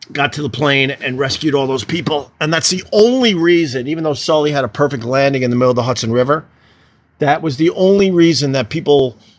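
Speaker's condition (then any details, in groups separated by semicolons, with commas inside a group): No condition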